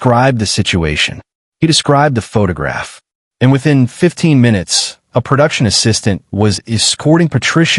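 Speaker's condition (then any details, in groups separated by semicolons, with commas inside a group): No condition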